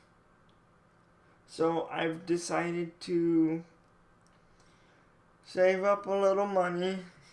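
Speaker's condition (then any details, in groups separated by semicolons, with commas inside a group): Cerebral palsy, mild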